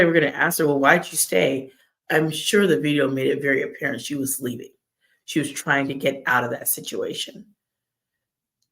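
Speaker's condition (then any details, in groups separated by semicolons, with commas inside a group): No condition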